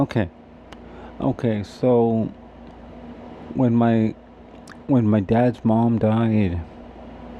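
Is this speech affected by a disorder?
Yes: cerebral palsy; difficulty eating.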